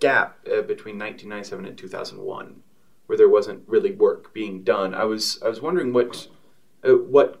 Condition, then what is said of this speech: No condition.